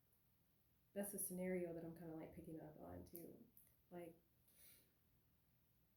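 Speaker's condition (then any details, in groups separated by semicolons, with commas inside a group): No condition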